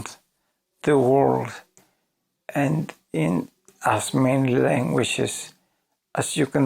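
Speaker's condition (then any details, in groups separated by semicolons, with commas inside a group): ALS; voice severely damaged, hard to understand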